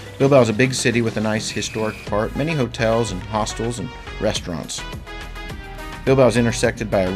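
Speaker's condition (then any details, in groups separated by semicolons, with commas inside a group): No condition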